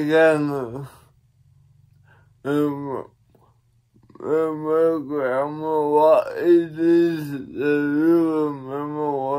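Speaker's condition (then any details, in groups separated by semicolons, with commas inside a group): Cerebral palsy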